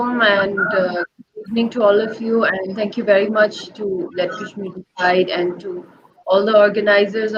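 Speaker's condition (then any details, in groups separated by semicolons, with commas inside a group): No condition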